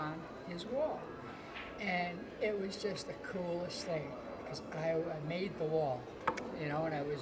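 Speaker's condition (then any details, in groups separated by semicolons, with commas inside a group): No condition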